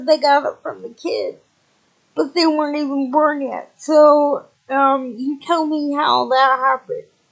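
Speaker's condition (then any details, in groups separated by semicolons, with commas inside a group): Cerebral palsy, spastic, severe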